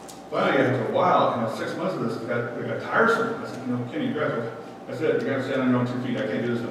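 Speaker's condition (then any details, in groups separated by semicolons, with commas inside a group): No condition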